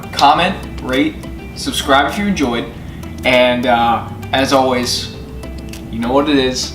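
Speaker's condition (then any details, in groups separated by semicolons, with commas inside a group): No condition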